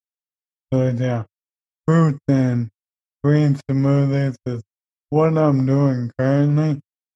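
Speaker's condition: ALS; harder to talk and be understood

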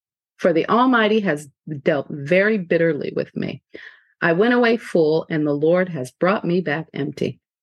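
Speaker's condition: No condition

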